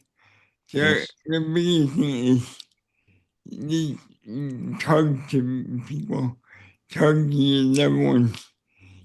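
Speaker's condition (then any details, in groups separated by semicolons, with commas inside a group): Cerebral palsy; neck surgery went badly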